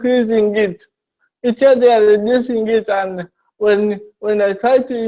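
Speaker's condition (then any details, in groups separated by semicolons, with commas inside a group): Cerebral palsy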